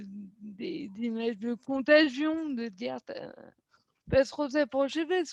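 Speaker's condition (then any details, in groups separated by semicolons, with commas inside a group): Cerebral palsy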